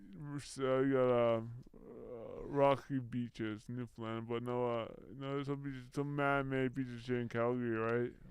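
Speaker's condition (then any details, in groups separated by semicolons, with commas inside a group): Brain injury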